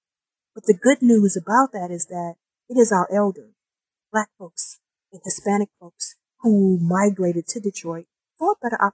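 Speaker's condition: No condition

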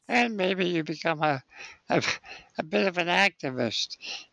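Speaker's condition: Spinal muscular atrophy; lifelong wheelchair use

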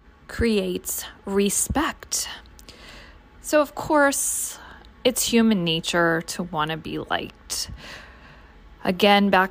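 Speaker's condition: No condition

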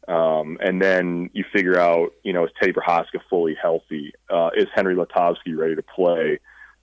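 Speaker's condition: No condition

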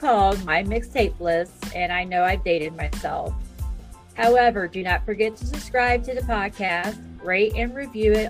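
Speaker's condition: No condition

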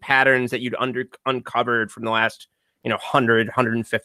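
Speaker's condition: No condition

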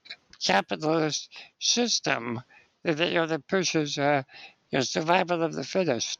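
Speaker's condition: Spinal muscular atrophy; congenital, wheelchair use whole life

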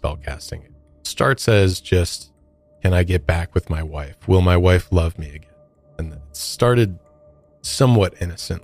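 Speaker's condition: No condition

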